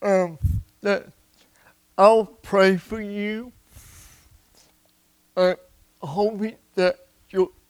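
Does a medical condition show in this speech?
Yes: cerebral palsy.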